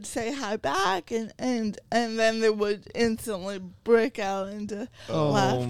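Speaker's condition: Cerebral palsy

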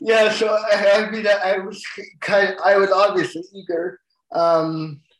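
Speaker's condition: Cerebral palsy; full-time wheelchair user

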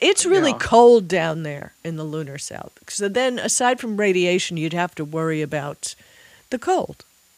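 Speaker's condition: No condition

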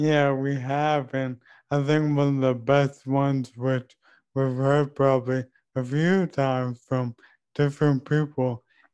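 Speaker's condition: ALS; diagnosed at age 29, just before 30th birthday; voice still clear, uncertain how long clear speech will last, voice banking largely completed

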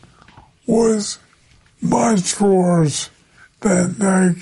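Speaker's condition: ALS; slower form, onset at 52 with hand weakness, diagnosed at Mount Sinai, NFL head trauma suspected; body starting to fail, treatment from Dr. Merit Sukovich, Massachusetts General, slows progression by a third; voice has lost its timbre

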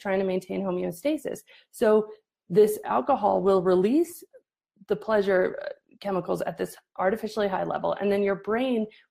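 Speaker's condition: No condition

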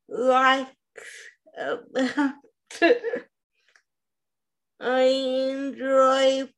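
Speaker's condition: Spastic quadriplegic cerebral palsy; some tightness in all four limbs, wheelchair user; CP accent, sultry disability accent, listeners may need to listen closely

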